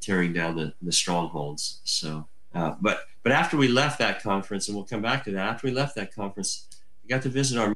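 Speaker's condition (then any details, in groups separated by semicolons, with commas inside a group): Cleft lip and palate; from birth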